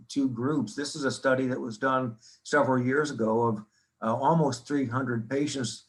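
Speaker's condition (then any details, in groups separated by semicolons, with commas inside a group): No condition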